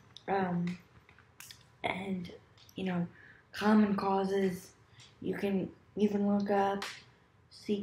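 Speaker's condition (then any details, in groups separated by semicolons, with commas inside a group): Cerebral palsy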